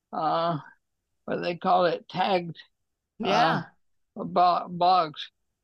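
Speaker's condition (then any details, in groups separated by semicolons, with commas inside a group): ALS; estimated little over a year to live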